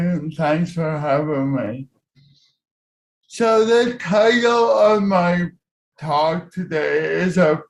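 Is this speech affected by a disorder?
Yes: cerebral palsy.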